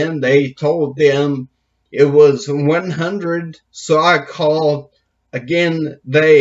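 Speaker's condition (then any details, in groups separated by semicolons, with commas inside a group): Brain injury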